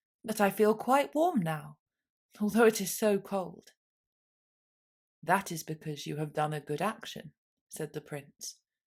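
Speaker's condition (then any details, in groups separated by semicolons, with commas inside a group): No condition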